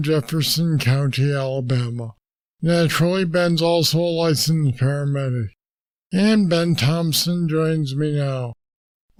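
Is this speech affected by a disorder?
Yes: Parkinson's disease; deep brain stimulators.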